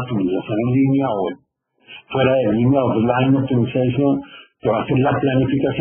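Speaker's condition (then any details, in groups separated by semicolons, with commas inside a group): No condition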